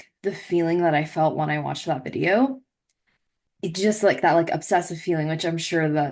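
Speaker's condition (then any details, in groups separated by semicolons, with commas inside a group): No condition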